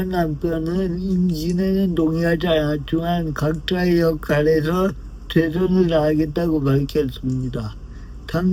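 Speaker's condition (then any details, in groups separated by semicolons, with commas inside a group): Brain lesion disability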